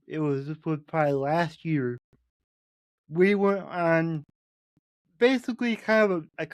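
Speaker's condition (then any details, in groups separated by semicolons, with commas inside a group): Cerebral palsy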